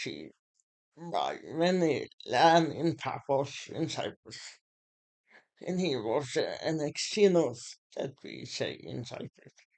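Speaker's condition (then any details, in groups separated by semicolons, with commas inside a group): Muscular Parkinson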